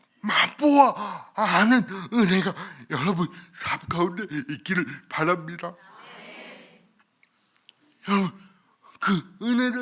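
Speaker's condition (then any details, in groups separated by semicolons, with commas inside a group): Cerebral palsy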